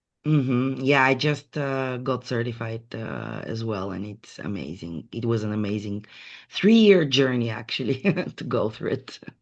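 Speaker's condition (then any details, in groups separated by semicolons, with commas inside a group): No condition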